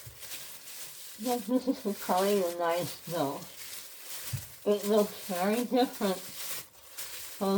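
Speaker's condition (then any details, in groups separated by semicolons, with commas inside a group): Head and neck cancer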